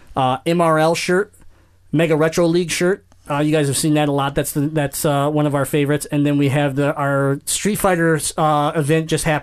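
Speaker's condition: Cleft palate; congenital cleft palate

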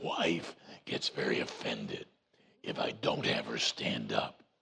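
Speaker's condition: Voice box removal needed; vocal cord cancer

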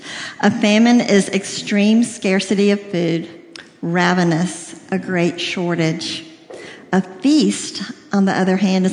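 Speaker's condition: Cleft lip and palate, severe

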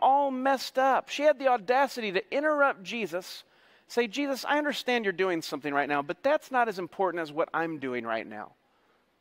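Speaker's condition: No condition

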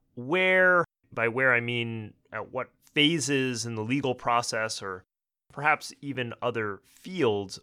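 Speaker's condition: No condition

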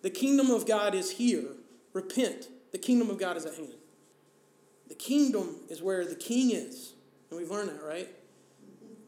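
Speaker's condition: No condition

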